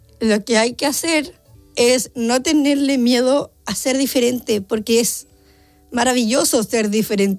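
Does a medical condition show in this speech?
Yes: Down syndrome; congenital; adult, aged 30.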